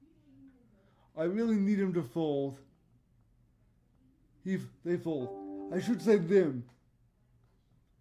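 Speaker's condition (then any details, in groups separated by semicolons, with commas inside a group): Cerebral palsy; voice tone sometimes odd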